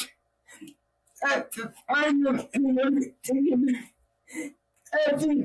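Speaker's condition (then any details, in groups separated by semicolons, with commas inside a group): Cerebral palsy; from birth, physical disability; own voice needs subtitles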